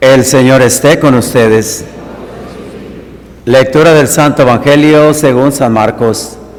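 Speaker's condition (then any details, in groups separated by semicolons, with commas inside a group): No condition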